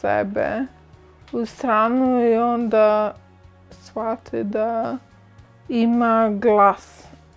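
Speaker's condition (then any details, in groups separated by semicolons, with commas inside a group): Friedreich's ataxia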